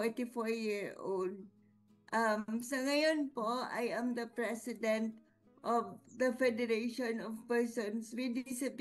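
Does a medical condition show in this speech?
Yes: cerebral palsy.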